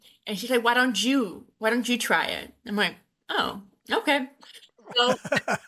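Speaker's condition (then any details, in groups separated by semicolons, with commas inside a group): Usher syndrome, born deaf; Usher syndrome type 2, born deaf or hard of hearing, hearing aids from age 2, vision loss, diagnosed age 19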